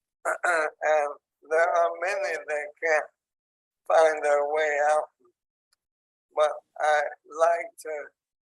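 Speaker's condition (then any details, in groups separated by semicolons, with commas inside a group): ALS; onset in hands and arms, tracheostomy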